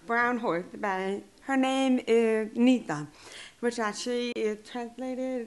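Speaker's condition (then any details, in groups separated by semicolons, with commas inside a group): Deaf and hard of hearing; hearing aid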